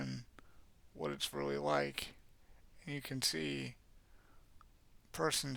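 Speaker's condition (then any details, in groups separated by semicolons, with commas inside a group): Cerebral palsy; has had speech therapy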